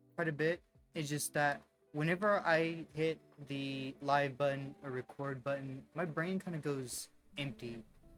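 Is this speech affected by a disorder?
No.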